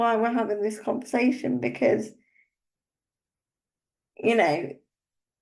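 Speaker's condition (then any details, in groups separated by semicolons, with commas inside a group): Cerebral palsy; uses wheelchair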